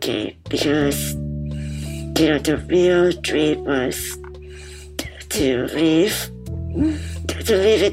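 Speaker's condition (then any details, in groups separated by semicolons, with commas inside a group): Muscular dystrophy; BiPAP machine audible while talking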